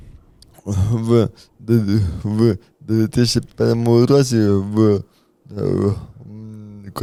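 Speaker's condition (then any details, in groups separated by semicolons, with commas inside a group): Cerebral palsy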